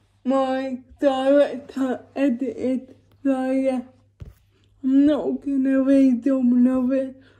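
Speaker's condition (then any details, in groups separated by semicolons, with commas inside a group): Cerebral palsy; uses feeding aid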